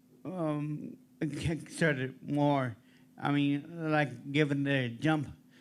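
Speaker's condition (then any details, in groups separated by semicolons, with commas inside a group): Traumatic brain injury; two injuries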